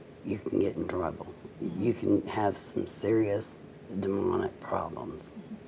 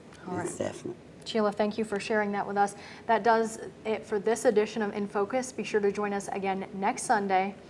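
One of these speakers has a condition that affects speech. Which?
The first: cerebral palsy, mild; cerebral palsy from birth, physical form.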